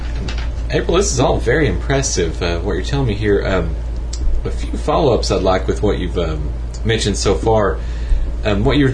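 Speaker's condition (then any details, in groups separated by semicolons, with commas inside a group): No condition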